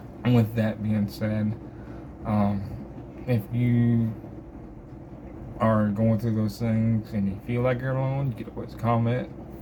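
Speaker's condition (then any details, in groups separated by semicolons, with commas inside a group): Cerebral palsy; from birth, affects motor skills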